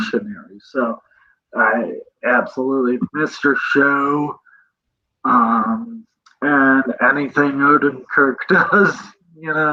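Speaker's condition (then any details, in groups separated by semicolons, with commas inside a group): Cerebral palsy; present from birth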